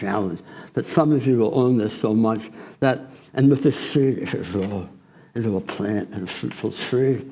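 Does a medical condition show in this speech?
Yes: tongue cancer surgery.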